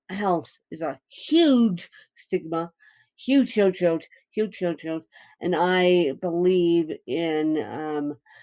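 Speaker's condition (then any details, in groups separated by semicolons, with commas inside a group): Cerebral palsy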